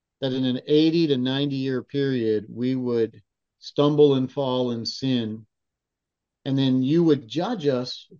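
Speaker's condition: No condition

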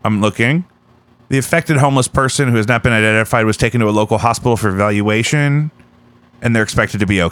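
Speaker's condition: No condition

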